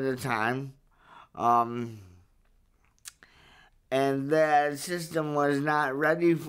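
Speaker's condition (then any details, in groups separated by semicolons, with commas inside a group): Cerebral palsy; verbal, able to speak up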